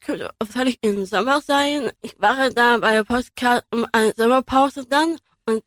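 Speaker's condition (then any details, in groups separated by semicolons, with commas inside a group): Down syndrome; 24 years old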